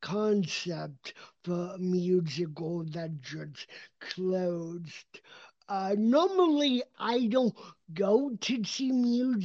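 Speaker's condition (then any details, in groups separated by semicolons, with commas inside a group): Cerebral palsy; developmental, onset before three, non-progressive, speech impediment only visible sign, extensive speech therapy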